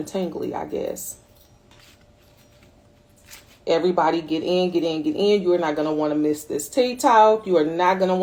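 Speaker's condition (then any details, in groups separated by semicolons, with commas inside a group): No condition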